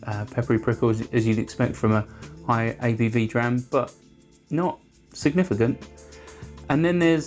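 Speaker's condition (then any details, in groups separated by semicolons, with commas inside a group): No condition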